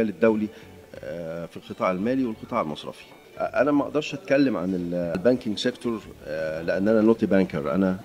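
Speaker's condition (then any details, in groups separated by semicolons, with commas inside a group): No condition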